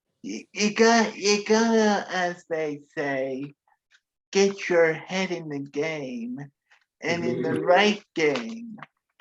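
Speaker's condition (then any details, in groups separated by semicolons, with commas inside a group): Cerebral palsy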